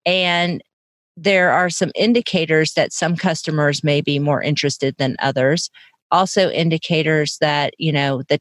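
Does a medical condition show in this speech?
No.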